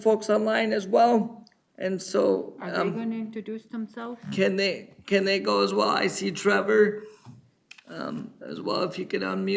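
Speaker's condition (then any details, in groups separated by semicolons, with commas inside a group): Cerebral palsy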